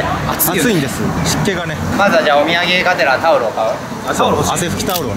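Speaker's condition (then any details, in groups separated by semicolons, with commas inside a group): No condition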